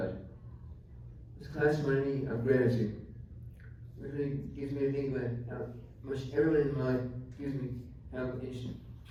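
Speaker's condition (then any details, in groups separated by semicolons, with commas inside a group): Traumatic brain injury; climbing accident, brain surgeries, skull cap replacement, right arm, tracheotomy; about 4 years since injury, ongoing therapy; relearned eating, drinking, talking, speech therapy, still improving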